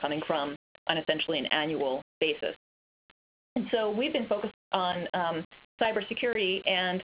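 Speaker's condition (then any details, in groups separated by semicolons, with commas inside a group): No condition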